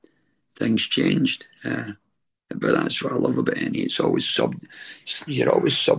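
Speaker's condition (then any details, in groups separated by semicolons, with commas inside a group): Throat cancer treatment effects; stage 4 throat cancer 6.5 years into recovery, chemo, radiotherapy, tracheostomy, neck nerves repaired, remission 2.5 years; throat pain after chemo, managed with doctor's medication; voice changed by throat cancer and treatment, deep voice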